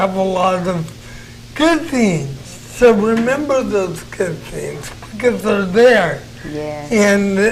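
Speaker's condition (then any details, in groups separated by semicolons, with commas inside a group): Cerebral palsy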